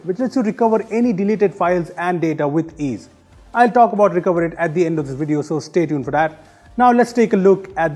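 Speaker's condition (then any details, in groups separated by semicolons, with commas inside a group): No condition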